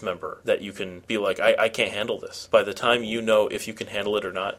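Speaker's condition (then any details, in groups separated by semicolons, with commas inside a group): No condition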